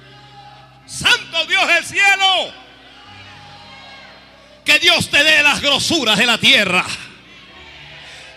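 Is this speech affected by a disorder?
No.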